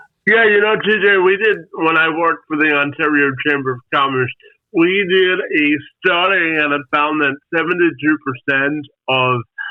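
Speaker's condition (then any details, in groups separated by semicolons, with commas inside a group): Spastic quadriplegic cerebral palsy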